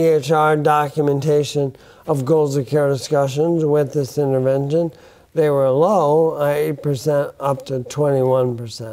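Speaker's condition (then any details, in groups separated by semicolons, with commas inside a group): Bulbar onset ALS; affects speech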